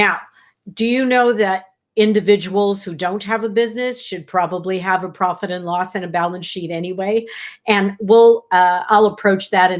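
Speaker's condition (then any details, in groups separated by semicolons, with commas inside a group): No condition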